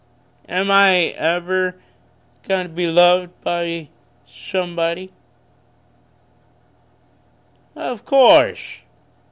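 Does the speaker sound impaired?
Yes: cerebral palsy; congenital cerebral palsy.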